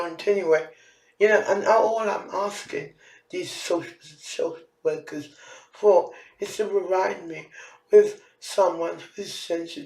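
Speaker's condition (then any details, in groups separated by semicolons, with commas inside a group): Facial palsy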